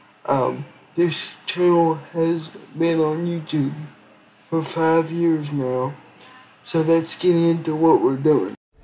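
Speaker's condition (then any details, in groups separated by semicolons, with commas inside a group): Cerebral palsy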